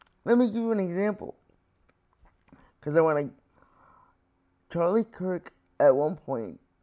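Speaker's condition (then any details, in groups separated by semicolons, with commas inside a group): Cerebral palsy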